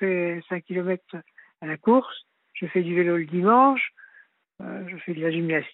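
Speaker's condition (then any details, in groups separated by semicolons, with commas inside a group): Parkinson's disease; four years since diagnosis, unchanged treatment without side effects, leg dragging gone, Marseille neurologist six-monthly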